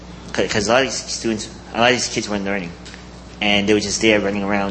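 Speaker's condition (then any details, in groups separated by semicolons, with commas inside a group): Cleft palate; congenital cleft palate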